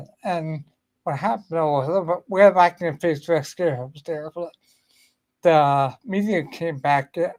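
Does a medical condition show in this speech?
Yes: ataxia; brain lesion, affects walking and balance; speech and swallowing affected.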